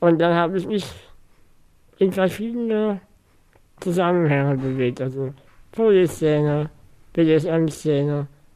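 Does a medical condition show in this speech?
Yes: spinal muscular atrophy; neuromuscular disease; barely able to move, full sensation retained, age 48.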